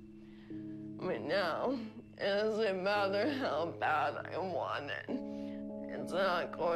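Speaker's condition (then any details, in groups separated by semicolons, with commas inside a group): ALS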